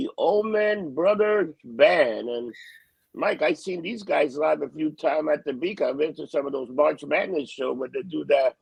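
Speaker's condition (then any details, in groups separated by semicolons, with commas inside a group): No condition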